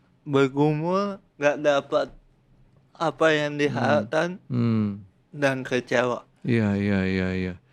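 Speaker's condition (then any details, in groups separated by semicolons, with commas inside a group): Cerebral palsy; from birth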